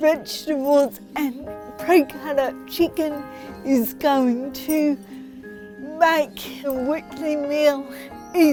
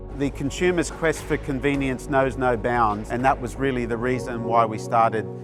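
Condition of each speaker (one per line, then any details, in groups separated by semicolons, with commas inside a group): Cerebral palsy
No condition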